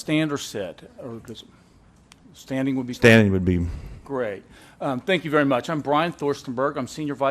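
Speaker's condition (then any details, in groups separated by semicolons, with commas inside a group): No condition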